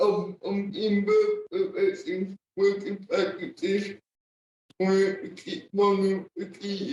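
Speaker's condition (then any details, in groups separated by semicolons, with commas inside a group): Cerebral palsy, spastic and dyskinetic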